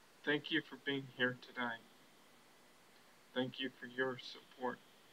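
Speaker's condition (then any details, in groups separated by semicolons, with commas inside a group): ALS; six years since first symptoms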